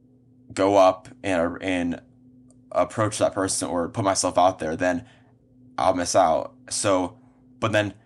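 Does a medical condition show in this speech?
Yes: stuttering; stuttering since childhood, first years repeated syllables, later blocking; age 20, cognitive behavioral therapy for stutter-related anxiety, past speech therapy, breathing work; always blocks on own name, fluent stretches then blocks, blocking tied to anxiety; here repeated sounds, blocks.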